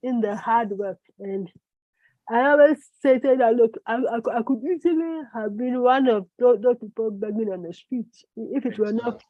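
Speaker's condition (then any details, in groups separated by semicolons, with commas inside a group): Cerebral palsy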